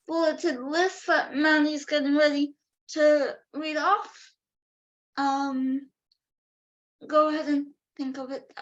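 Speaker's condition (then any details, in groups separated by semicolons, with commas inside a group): Cerebral palsy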